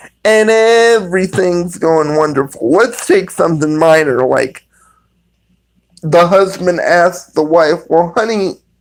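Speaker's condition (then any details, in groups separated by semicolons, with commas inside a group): Cerebral palsy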